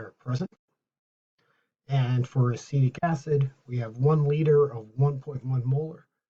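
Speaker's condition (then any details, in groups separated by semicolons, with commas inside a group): No condition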